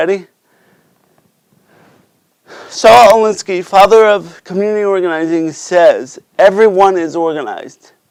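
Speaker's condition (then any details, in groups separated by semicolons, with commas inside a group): Cerebral palsy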